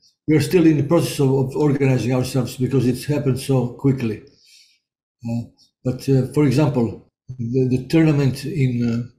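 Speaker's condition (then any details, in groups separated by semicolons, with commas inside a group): Parkinson's disease; about 12 years since diagnosis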